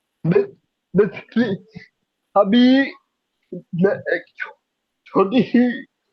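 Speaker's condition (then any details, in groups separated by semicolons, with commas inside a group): Cerebral palsy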